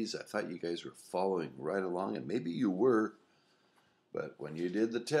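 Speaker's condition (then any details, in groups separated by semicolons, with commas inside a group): No condition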